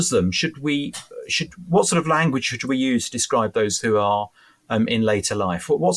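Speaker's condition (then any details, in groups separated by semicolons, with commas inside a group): No condition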